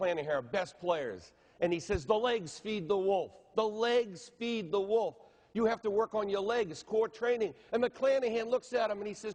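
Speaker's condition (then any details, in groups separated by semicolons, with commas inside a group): No condition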